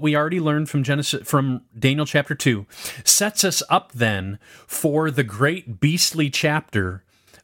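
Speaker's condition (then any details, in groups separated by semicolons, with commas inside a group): No condition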